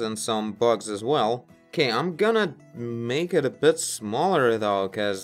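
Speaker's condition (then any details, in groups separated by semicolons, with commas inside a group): No condition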